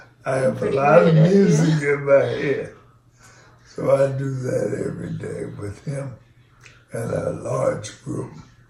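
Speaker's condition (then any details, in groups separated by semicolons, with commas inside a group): ALS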